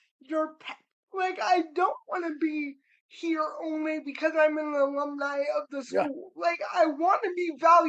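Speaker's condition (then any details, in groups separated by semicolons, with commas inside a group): Cerebral palsy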